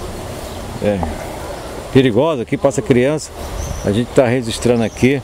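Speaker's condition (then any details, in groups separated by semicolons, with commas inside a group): No condition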